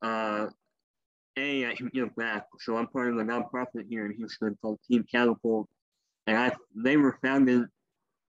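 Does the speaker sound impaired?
Yes: cleft lip and palate; congenital, rare genetic birth disorder, couple dozen operations in first months, elective leg amputations, former wheelchair user; speech impediment from cleft lip and palate.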